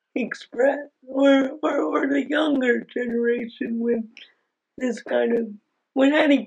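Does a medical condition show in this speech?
Yes: Aicardi-Goutières syndrome; diagnosed at age 10, symptoms first thought to be cerebral palsy, ongoing medications; still able to speak, can put experiences into words.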